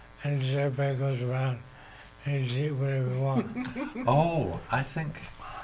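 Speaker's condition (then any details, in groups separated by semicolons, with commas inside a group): ALS; onset left hand, spread to right side, voice, legs, twitching; voice affected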